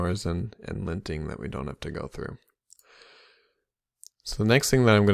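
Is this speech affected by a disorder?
No.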